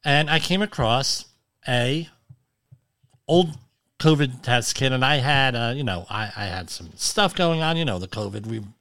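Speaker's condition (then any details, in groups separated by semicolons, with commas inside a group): Cleft lip and palate; hearing checked this morning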